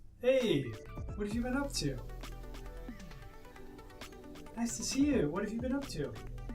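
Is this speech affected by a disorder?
No.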